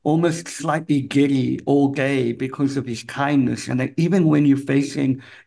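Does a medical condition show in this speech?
Yes: cleft palate; congenital, from birth, affects hearing; still impacts ability to speak and hear; severe speech impediment as a kid.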